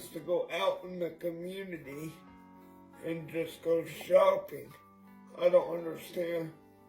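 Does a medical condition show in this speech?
Yes: cerebral palsy.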